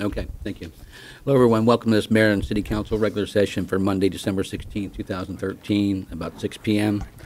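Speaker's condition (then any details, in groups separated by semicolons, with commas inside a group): No condition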